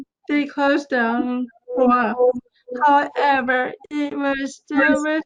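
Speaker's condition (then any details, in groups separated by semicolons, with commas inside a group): Cerebral palsy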